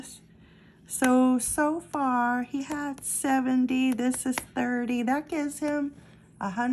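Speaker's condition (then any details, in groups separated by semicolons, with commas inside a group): No condition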